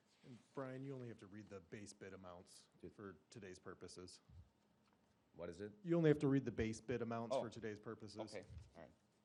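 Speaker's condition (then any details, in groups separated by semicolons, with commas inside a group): No condition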